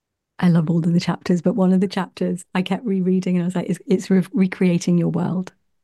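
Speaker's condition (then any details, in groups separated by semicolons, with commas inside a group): No condition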